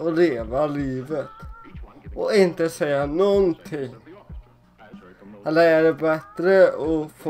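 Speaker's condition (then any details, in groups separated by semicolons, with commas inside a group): Cerebral palsy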